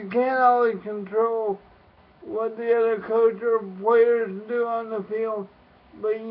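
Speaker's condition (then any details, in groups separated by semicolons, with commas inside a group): Cerebral palsy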